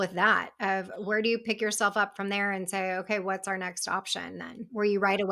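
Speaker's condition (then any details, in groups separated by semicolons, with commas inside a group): No condition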